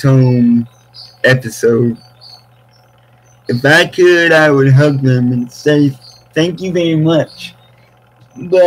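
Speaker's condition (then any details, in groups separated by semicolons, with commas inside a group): Cerebral palsy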